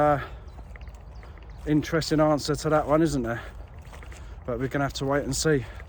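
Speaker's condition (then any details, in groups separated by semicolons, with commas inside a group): No condition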